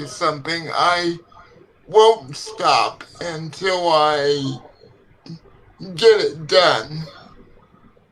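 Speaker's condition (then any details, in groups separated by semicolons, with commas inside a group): Cerebral palsy; legs affected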